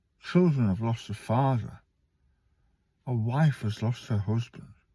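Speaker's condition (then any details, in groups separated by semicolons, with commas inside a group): Stage 4 tongue cancer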